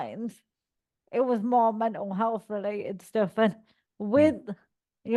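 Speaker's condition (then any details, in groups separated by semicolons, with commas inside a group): Cerebral palsy; all four limbs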